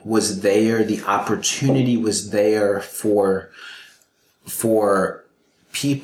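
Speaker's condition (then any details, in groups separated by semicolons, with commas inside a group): Stuttering; severe stuttering, therapy at Purdue speech clinic started 12 years ago, four Toastmasters clubs; still stutters terribly severely; repeated sounds, prolonged sounds, blocks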